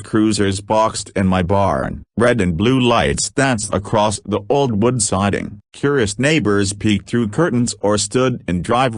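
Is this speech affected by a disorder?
No.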